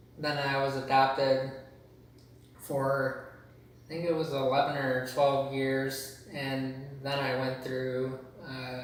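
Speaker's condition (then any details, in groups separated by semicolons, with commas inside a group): Cerebral palsy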